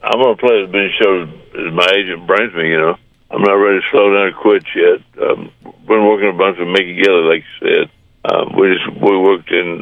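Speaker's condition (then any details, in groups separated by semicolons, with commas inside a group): Parkinson's disease; recently back to working out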